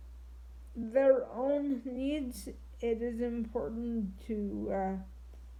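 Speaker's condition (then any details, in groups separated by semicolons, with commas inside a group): Triplegic cerebral palsy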